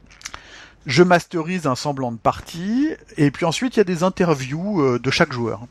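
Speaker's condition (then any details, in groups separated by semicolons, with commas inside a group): No condition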